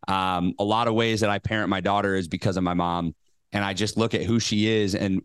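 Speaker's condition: No condition

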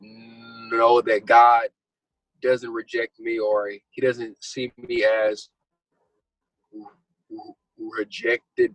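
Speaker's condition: Stuttering; stuttering since childhood; ongoing stutter, may never stop stuttering; stutter audible in recording, formerly heavily hindered speaking; prolonged sounds, blocks

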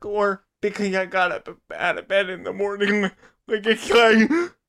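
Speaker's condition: Cerebral palsy; spastic quadriplegic, all four limbs affected

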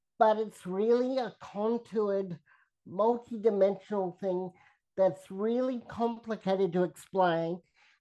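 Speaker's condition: Cerebral palsy, spastic quadriplegia

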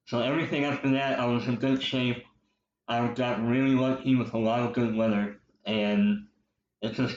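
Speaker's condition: Cleft lip and palate, popliteal pterygium syndrome

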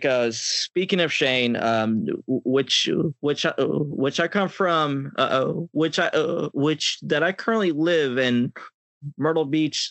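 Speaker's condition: Stutter; acquired stutter from brain contusion around age 12, temporary epilepsy resolved, contusion not fully healed; stutter flaring during this recording; stutter worse than usual tonight, restarts phrase after disfluency; repeated sounds, repeated words, prolonged sounds

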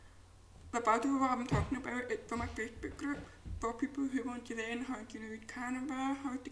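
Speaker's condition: Profound deafness; cochlear implant two years ago

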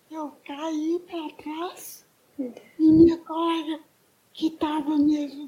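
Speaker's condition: Cerebral palsy; lesion less severe than others

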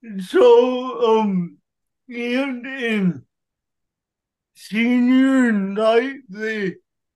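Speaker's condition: Cerebral palsy; cerebral palsy since childhood

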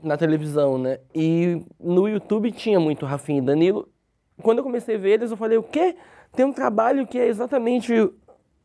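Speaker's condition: Cleft lip; congenital cleft lip

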